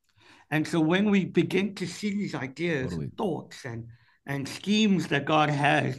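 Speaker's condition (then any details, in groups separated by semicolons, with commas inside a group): Cleft palate; congenital cleft palate, speech and hearing impaired since birth, difficult childhood development; speech impediment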